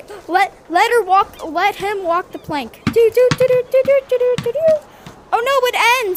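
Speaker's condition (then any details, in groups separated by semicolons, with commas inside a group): No condition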